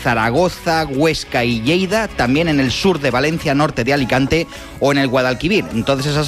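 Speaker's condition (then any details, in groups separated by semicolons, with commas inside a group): No condition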